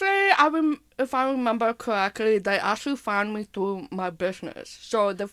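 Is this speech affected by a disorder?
Yes: hearing impairment with speech impairment; attended deaf camp in childhood; does not sound like others, speech and hearing impairments sometimes affect talking.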